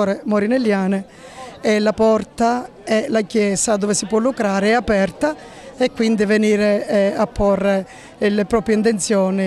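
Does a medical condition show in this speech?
No.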